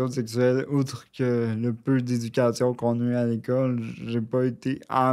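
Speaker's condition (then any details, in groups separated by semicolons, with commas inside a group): Cerebral palsy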